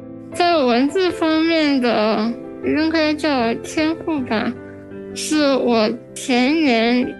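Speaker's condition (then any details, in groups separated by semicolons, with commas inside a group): Spinal muscular atrophy; genetic motor neuron disease from birth, most severe type, never stood, not expected to survive adulthood; age 23, marked physical decline from second year of middle school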